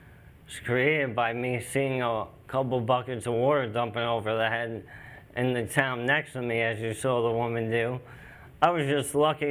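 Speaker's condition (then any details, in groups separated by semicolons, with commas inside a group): ALS; still able to speak, dry mouth while speaking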